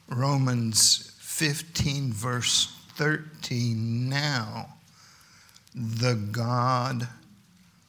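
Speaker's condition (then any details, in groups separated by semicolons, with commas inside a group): Stuttering; stuttering during sermon, deliberately slow speech; speaks slowly by necessity, stuttering can stop speech, takes slow breath, slightly changes voice; prolonged sounds, blocks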